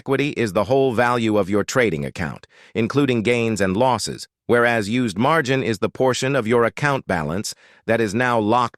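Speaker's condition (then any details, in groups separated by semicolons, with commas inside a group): No condition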